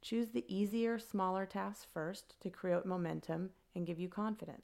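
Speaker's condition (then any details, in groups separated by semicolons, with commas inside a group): No condition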